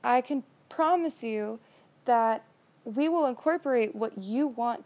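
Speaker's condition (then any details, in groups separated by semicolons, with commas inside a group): No condition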